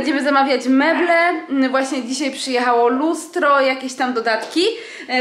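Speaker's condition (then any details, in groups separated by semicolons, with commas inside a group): No condition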